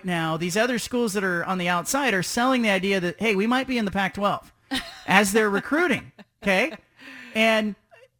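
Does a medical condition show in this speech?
No.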